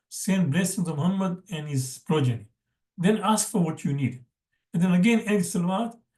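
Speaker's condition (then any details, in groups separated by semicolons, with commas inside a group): No condition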